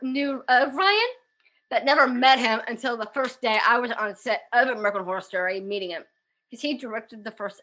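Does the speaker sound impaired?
Yes: Down syndrome; developmental disability.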